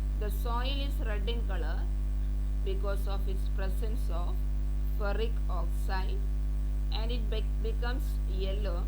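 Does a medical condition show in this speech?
No.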